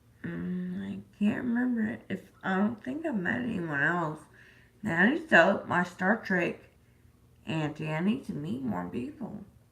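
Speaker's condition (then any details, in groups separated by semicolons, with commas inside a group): Disability causing slurred speech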